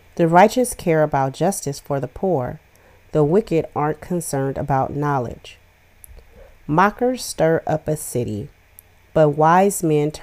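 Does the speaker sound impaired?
No.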